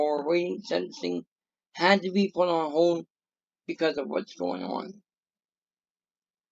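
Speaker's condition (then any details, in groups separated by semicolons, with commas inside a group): Cerebral palsy; voice sound affected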